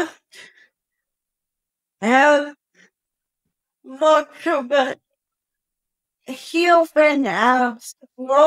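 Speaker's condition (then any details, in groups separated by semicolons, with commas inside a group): Cerebral palsy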